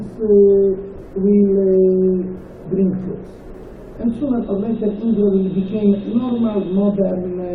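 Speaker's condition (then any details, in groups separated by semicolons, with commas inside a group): No condition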